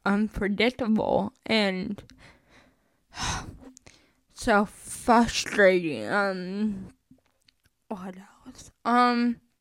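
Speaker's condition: Spastic cerebral palsy; mixed type, mostly spastic

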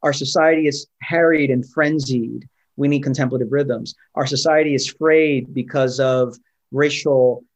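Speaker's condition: No condition

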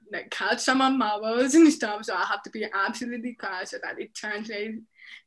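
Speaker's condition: Deafness, profound, severe; right hearing aid

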